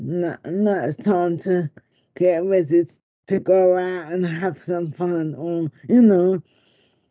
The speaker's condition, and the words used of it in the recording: ALS (motor neuron disease). Like, if I start speaking, they were like, okay, don't speak, it's okay.